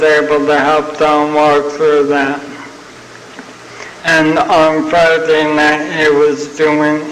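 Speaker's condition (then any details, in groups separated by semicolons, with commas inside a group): ALS (Lou Gehrig's disease); young onset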